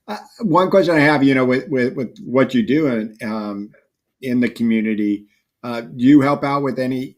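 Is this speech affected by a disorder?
No.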